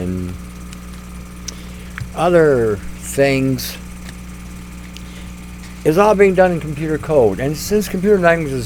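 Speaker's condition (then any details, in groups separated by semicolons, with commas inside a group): No condition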